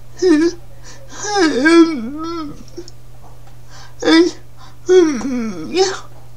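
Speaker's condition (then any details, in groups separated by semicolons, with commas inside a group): Cerebral palsy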